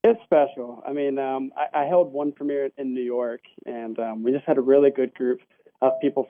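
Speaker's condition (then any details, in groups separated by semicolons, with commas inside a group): No condition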